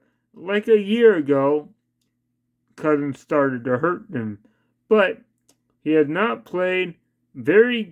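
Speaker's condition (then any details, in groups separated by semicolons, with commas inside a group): Cerebral palsy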